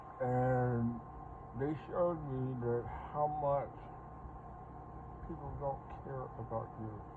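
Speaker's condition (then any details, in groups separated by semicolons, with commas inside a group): Parkinson's; speech impediment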